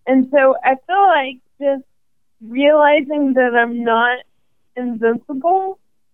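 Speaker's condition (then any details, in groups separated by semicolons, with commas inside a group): ALS; about 5.5 years since diagnosis, considering walking device, clinic team includes speech and respiratory therapists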